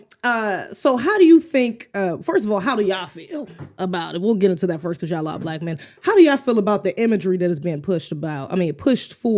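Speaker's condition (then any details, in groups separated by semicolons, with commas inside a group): No condition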